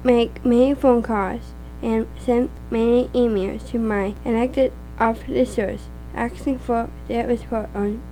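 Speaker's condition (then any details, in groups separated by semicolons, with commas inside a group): Down syndrome; present from birth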